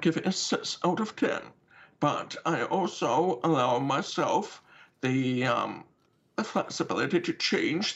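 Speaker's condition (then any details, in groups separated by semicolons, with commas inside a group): Deafness with cochlear implant; brown cochlear implant on side of head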